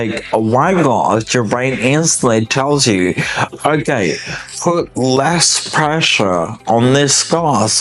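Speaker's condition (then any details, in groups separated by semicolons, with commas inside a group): Cerebellar ataxia; two brain surgeries; ongoing coordination work; articulation impediment, coordination problems affect speech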